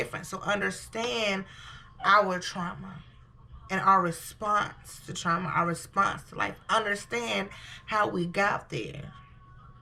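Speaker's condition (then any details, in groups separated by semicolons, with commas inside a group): No condition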